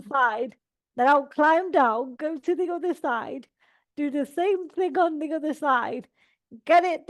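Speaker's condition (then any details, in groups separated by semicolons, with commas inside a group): Cerebral palsy; all four limbs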